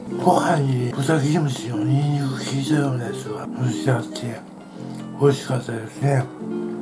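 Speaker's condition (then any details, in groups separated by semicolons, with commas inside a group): Tongue cancer, partial glossectomy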